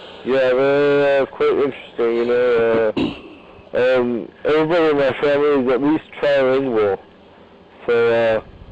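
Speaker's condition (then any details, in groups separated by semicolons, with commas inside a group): Cerebral palsy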